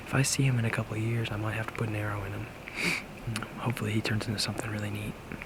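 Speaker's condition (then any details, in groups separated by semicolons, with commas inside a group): No condition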